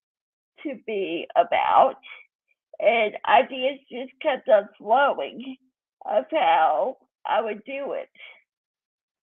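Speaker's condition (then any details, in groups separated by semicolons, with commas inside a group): Cerebral palsy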